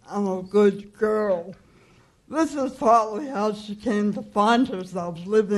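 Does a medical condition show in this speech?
Yes: cerebral palsy.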